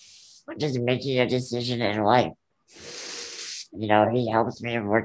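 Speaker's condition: Ullrich congenital muscular dystrophy

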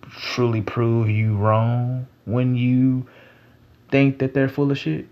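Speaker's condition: No condition

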